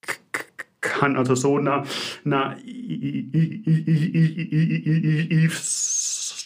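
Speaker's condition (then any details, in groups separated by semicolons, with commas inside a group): Stuttering; developmental, lifelong, possibly inherited, father stuttered, brother fluent, logopedic speech therapy, constant since second grade; blocks, nearly three minutes to speak greeting, not always looking at listener; repeated sounds, blocks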